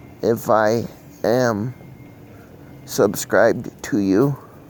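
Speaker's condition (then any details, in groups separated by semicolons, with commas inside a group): Cerebral palsy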